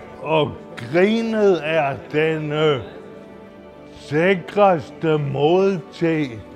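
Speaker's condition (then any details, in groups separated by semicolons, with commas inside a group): Brain injury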